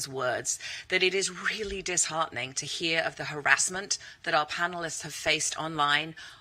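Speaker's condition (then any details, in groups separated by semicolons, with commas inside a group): No condition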